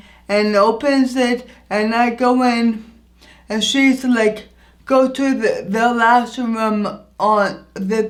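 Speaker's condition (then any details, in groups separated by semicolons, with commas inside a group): Anoxic brain injury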